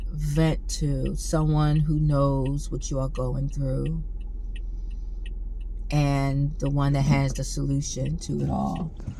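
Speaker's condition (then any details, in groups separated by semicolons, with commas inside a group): No condition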